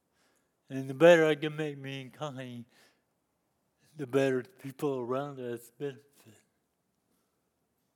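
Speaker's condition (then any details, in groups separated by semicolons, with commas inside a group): Cerebral palsy; lifelong disability since youth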